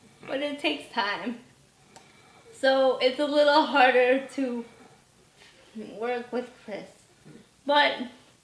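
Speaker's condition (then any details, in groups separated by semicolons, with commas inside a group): Cerebral palsy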